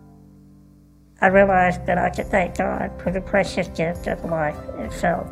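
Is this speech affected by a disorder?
Yes: cleft lip and palate, Goldenhar syndrome; congenital, Dogen-Harris syndrome, born without right ear, lung, thumb, missing right jawbone, asymmetrical face; breathing tube after scoliosis surgery age 11, unable to talk then.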